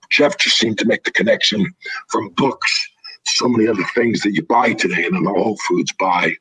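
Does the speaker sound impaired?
Yes: throat cancer, vocal cords removed; now partial voice.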